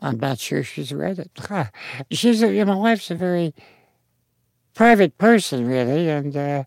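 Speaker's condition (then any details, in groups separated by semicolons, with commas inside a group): Spinal muscular atrophy; congenital genetic neuromuscular, quadriplegic, wheelchair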